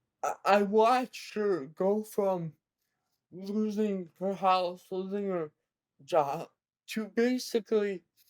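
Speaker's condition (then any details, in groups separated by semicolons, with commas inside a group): Cerebral palsy; present from birth, severe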